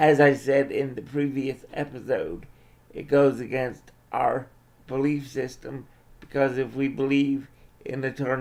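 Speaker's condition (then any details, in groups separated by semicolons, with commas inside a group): Cerebral palsy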